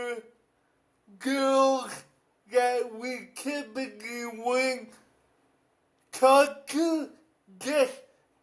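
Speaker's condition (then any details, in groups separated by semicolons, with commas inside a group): Cerebral palsy; affects whole body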